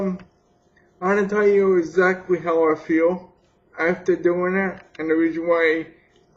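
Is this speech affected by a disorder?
Yes: cerebral palsy.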